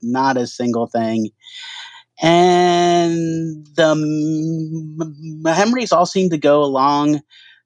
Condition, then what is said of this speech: Stuttering. Like I have a hard time ordering in restaurants and like talking on the phone and, you know, talking to somebody I don't know.